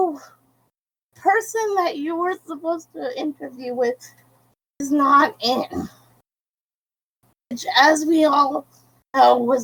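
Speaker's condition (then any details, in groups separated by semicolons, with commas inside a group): Cerebral palsy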